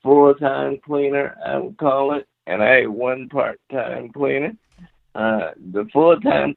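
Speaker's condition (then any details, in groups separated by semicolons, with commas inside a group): Cerebral palsy; speech sounds drunk or high to listeners, explains this upfront when phoning people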